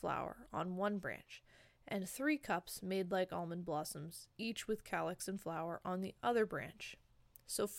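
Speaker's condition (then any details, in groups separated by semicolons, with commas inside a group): No condition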